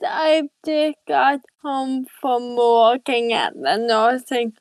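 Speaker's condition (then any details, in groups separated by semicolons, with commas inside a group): Cerebral palsy; present from birth; age 20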